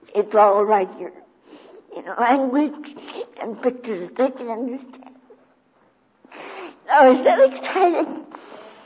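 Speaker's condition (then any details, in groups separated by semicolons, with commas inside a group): Cerebral palsy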